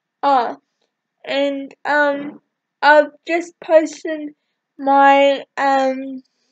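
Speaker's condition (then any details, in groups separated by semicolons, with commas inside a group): Cerebral palsy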